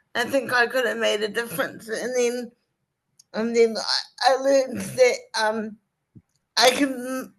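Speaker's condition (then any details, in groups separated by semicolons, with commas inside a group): Cerebral palsy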